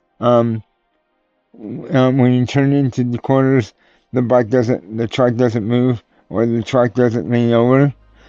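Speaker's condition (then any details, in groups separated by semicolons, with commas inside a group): Cerebral palsy; tends to mess up words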